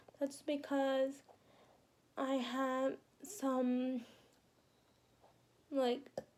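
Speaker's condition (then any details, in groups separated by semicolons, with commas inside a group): Quadriplegic cerebral palsy; spastic quadriplegic type, hip surgery, one leg angled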